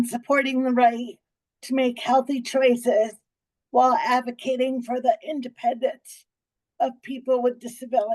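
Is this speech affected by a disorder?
Yes: cerebral palsy.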